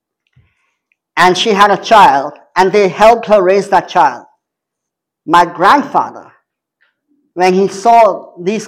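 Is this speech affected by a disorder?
Yes: cleft palate; congenital cleft palate.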